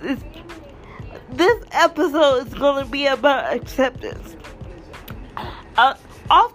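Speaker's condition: Cerebral palsy

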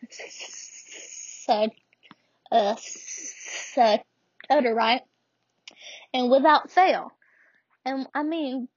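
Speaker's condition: Stuttering; stutters a lot at home with mom and dad, stutter worst at best or worst times; repeated sounds, blocks

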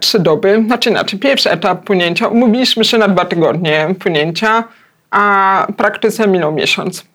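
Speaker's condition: Hard of hearing, cochlear implant

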